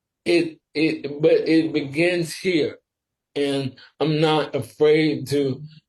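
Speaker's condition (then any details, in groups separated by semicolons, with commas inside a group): Sporadic ALS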